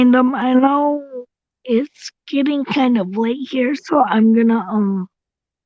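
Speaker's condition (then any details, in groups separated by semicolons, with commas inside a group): Cerebral palsy; tracheotomy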